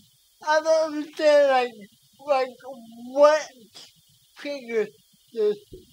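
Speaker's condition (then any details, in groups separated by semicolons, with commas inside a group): Cerebral palsy; speech affected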